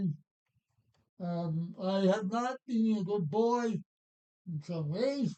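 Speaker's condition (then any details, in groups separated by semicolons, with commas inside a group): Parkinson's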